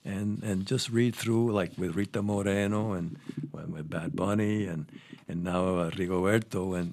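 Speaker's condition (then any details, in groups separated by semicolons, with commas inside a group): No condition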